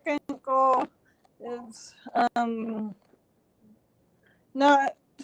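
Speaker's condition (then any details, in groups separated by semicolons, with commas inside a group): Cerebral palsy; since birth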